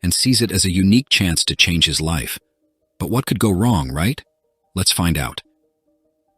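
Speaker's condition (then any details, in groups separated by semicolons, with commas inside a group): No condition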